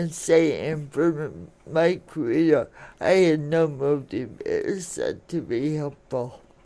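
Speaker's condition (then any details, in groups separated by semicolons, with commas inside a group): Cerebral palsy; speech affected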